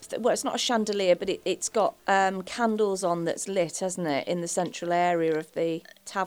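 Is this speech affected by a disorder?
No.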